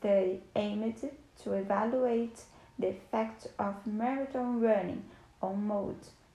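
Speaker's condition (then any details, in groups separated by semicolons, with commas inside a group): No condition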